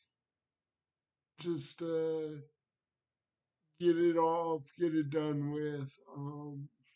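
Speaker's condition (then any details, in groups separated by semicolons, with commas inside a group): Cerebral palsy; wheelchair, needs transfer help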